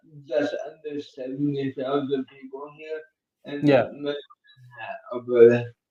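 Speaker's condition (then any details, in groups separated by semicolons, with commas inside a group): Cerebral palsy; uses one hand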